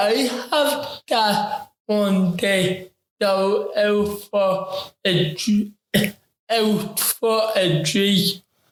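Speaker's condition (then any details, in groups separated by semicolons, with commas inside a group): Ataxic cerebral palsy; affects talking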